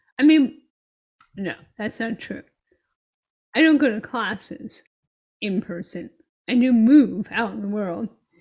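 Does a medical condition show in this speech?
Yes: myotonic dystrophy; progressive muscular disease affecting mobility.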